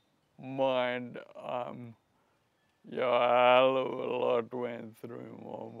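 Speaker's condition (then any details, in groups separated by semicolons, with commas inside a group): Friedreich's ataxia; speech affected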